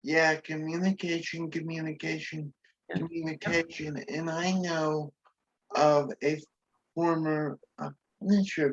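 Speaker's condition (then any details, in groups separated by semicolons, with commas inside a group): Cerebral palsy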